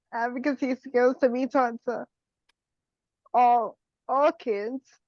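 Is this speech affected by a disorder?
Yes: cerebral palsy; wheelchair user.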